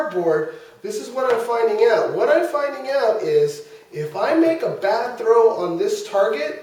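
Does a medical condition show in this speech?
No.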